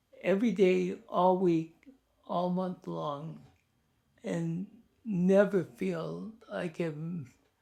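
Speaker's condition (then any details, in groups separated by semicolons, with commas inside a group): ALS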